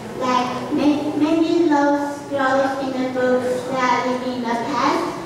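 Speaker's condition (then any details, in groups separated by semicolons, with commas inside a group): Cerebral palsy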